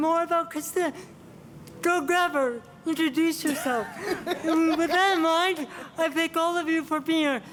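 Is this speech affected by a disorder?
Yes: cerebral palsy; from birth.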